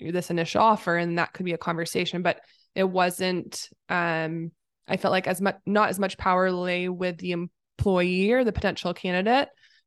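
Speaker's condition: No condition

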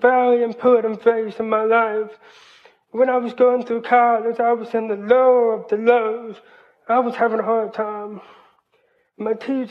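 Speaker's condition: Hearing loss, cochlear implant; doctors predicted poor speech at age 5

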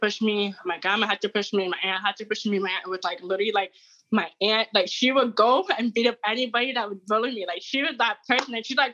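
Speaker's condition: Deafness (hard of hearing); hears well

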